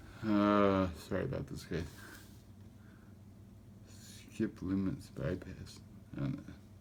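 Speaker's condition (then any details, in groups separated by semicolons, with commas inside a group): Cerebral palsy; affects gait and walking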